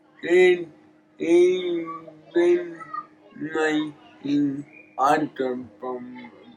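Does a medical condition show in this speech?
Yes: cerebral palsy.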